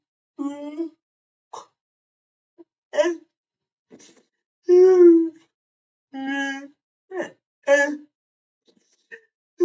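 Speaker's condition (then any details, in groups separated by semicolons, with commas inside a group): Cerebral palsy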